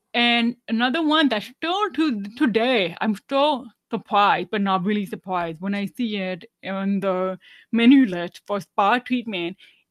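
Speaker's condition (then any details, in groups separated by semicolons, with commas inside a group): Deafness, severe; 99% hearing loss, hearing aids worn whole life, no cochlear implant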